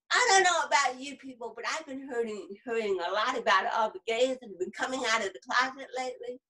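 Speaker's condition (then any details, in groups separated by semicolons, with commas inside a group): Cerebral palsy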